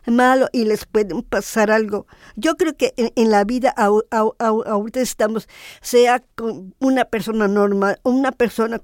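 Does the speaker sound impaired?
Yes: Down syndrome; adult woman.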